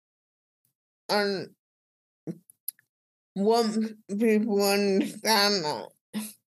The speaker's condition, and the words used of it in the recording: Cerebral palsy. But they're also different because I don't care about or book about every speech impediment.